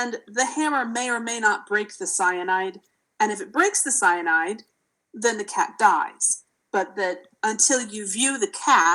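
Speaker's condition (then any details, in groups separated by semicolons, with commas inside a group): No condition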